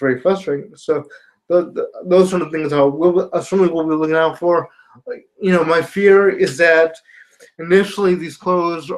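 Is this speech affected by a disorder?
Yes: spastic quadriplegia cerebral palsy.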